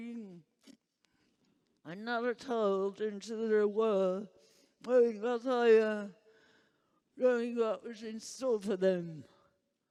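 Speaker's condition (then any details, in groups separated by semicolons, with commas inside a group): Huntington's disease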